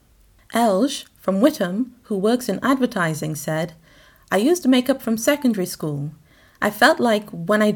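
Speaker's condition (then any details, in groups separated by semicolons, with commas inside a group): No condition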